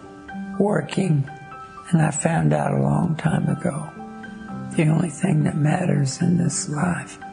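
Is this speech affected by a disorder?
Yes: ALS; wheelchair user; diagnosed 5 years ago.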